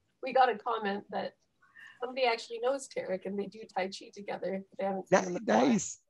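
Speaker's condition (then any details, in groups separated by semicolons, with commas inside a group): No condition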